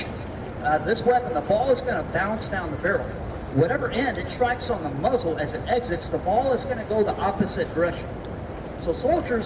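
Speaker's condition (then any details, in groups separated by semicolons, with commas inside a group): No condition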